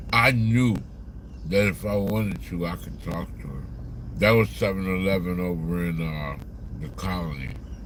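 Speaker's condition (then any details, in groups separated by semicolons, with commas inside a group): Slurred speech; still slurs words occasionally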